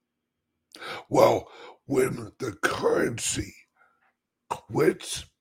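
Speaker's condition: Chronic voice problem; about 2 years of dry, stiff voice box, uses CPAP machine; constant dry throat, urge to clear throat, stiff voice box loosening, easier when louder

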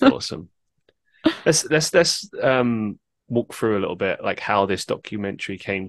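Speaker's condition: No condition

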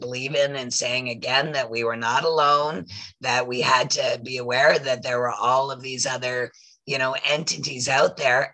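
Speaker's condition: Voice loss after throat polyp; polyp from years of singing and talking blocked throat, emergency throat surgery, tracheotomy warned possible; smoker-like voice from throat surgery not smoking, whole voice affected, still recovering

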